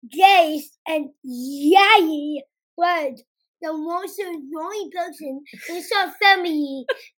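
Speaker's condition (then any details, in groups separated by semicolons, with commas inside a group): Down syndrome; congenital, diagnosed before birth, heart defect also found before birth, about ten years old; short answers, often prompted by mother, 'annoying' misheard as 'important'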